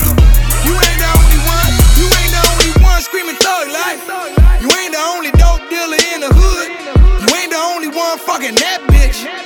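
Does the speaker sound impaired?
No.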